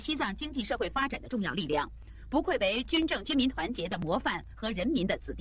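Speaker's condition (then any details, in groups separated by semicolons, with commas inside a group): No condition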